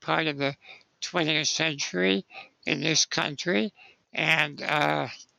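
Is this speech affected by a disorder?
Yes: spinal muscular atrophy; 60 years old.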